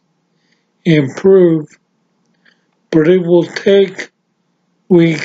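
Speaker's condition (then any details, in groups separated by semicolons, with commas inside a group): Severe traumatic brain injury; severe, ataxia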